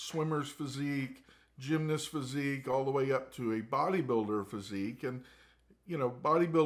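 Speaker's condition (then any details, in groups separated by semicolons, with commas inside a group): No condition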